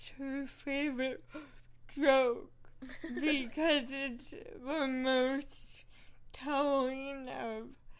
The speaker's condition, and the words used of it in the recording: Cerebral palsy. And then my speech therapist and I just keep going over and over